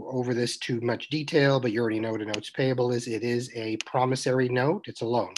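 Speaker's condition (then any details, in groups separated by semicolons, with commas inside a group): No condition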